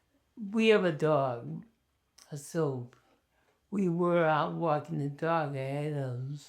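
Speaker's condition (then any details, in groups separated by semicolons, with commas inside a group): ALS; fast progression, cane and wheelchair; speech challenging, short of breath speaking, lacks inflection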